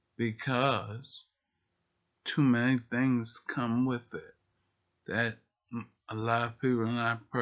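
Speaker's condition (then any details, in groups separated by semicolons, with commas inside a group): Multiple sclerosis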